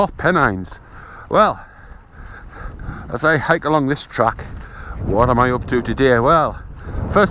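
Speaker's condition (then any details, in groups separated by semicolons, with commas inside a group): No condition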